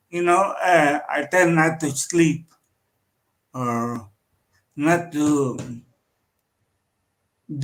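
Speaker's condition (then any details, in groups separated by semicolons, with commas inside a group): Cerebral palsy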